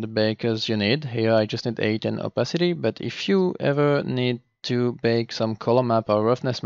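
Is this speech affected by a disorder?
No.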